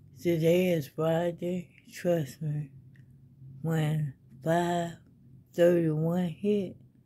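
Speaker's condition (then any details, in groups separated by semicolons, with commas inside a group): ALS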